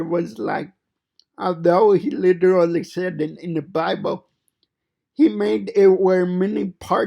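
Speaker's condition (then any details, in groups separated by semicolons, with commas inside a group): Cerebral palsy; fine motor impairment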